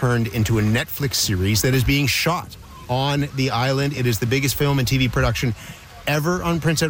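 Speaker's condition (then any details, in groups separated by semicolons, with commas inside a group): No condition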